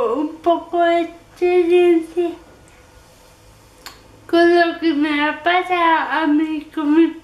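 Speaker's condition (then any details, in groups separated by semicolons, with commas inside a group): Cerebral palsy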